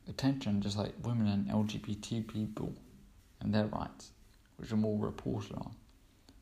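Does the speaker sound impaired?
Yes: cerebral palsy; cerebral palsy since birth, diagnosed age two, dyspraxia, needed multiple therapies, only one therapy allowed.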